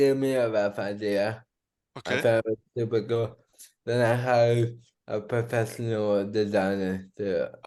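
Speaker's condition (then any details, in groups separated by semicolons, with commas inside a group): Cerebral palsy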